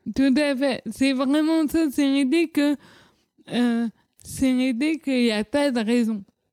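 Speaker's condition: Cerebral palsy; all rehabilitation including physiotherapy stopped at age 18, speech and psychomotor therapy stopped earlier

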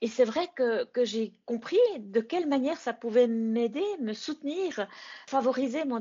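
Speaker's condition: No condition

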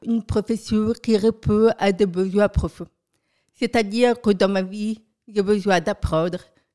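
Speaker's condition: Profound deafness from birth, profound, congenital

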